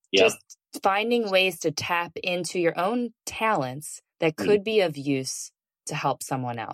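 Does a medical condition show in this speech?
No.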